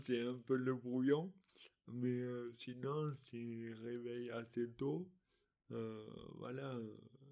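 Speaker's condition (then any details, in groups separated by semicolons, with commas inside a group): Dystonia; articulation difficulties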